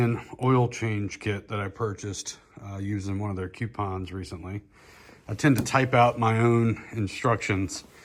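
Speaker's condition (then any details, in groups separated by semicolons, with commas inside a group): No condition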